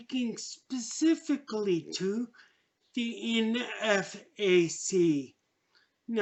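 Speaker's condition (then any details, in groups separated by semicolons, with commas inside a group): Traumatic brain injury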